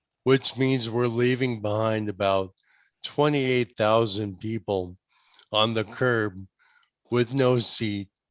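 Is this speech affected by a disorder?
Yes: ALS; limb onset.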